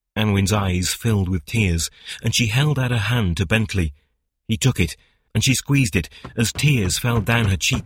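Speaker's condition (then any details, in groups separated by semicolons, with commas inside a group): No condition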